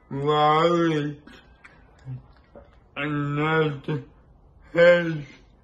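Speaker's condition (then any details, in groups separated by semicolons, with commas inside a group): Cerebral palsy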